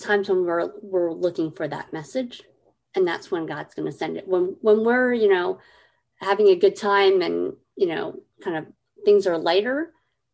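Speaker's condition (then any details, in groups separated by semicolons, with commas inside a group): Cleft lip and palate; congenital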